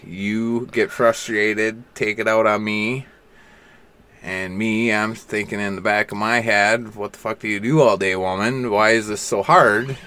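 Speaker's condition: No condition

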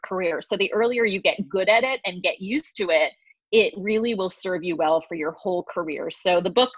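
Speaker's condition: No condition

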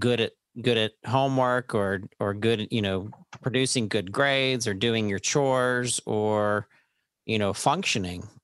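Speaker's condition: No condition

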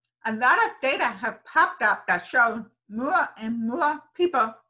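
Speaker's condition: Deafness, sensorineural hearing loss; congenital profound sensorineural, damaged nerves, found 9 months, behind-ear aid at 10, adult cochlear implant; raised oral, about 10 years speech therapy, mainstreamed in public school

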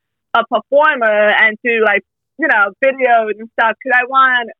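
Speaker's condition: Hearing loss, speech impediment, mild; hearing impairment since birth, relies on lip reading, not deaf, needs clear masks and subtitles; voice sounds different, had intensive speech therapy

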